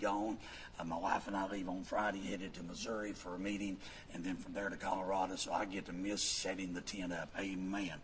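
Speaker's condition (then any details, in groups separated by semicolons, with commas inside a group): Vocal fold paralysis, bilateral; speaks with false vocal folds; both vocal cords paralyzed, do not come together, move or vibrate, false folds compensate for voicing; voice partly regained since loss about 9 years ago, false-fold voicing on camera exam, Baptist Hospital; voice worse than before, Kermit-the-Frog-like, irritating, pushes much air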